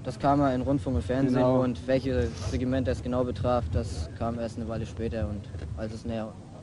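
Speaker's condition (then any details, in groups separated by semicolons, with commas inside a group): No condition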